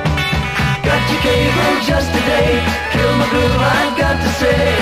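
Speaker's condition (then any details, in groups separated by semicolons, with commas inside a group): No condition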